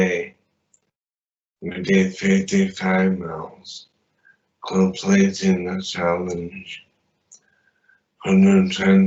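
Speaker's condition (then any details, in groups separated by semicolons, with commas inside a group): Traumatic brain injury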